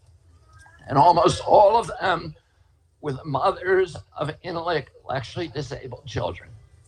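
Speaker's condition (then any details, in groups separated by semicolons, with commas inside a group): Spasmodic dystonia; formerly very strong voice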